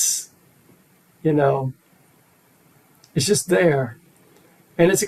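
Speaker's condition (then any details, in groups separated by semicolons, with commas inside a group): No condition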